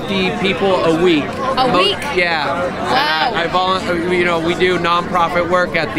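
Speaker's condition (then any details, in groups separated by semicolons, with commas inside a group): No condition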